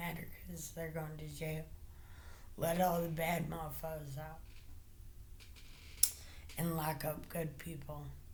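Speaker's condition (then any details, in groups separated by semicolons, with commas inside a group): Brain injury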